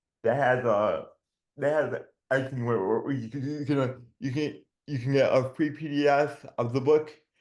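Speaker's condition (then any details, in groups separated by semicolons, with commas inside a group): Dystonia; childhood onset, involuntary movements and muscle contractions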